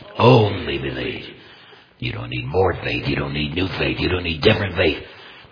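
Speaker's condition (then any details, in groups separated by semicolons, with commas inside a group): Total laryngectomy; complete laryngectomy for larynx cancer, voice prosthesis; speaks through voice prosthesis, may cough while speaking, microphone setup worked out for him; unusual tone of voice, may sound painful to listeners, understandable with careful listening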